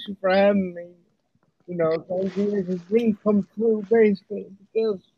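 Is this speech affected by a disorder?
Yes: cerebral palsy; uses wheelchair.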